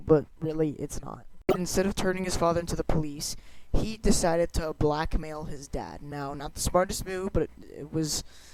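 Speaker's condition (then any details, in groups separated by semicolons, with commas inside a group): No condition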